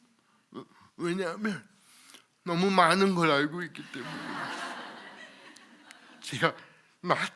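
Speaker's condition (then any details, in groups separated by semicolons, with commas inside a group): Cerebral palsy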